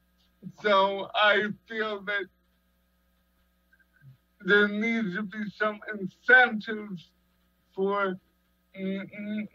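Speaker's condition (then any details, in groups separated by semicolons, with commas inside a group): Cerebral palsy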